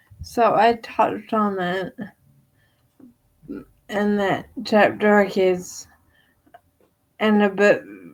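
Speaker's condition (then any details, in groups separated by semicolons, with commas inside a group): Friedreich's ataxia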